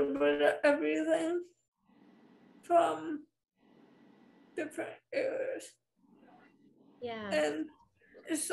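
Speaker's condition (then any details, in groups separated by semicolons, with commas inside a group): Spastic cerebral palsy; spastic, all four limbs, wheelchair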